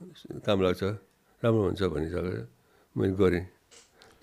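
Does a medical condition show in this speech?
Yes: Parkinson's disease; gait trouble, arm knocking waist, spotted by Dr Basanta Pant, DBS advised by Dr Takaomi Taira; about 12 years since diagnosis, DBS first in Nepal successful, stable, steps shrinking, shakes a lot.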